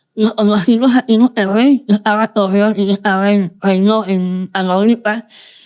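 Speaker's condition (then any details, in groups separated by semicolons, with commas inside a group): Moebius syndrome, congenital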